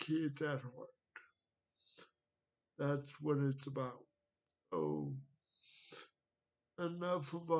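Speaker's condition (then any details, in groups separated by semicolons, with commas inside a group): Cerebral palsy; wheelchair, needs transfer help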